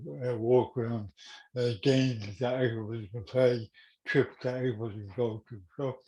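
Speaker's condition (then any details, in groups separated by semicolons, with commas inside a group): Cerebral palsy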